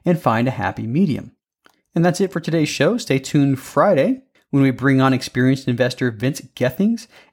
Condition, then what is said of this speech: None; typical speech.